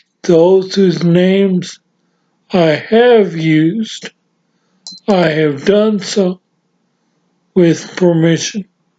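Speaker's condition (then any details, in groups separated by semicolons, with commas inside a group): Severe traumatic brain injury; severe, ataxia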